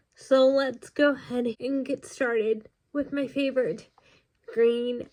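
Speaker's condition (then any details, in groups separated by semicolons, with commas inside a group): Cerebral palsy; congenital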